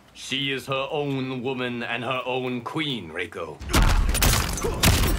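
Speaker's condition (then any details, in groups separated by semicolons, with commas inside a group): No condition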